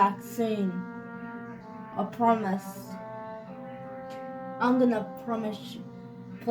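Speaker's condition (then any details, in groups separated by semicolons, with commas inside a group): Cerebral palsy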